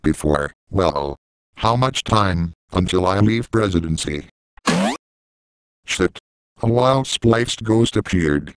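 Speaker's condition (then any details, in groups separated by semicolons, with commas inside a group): No condition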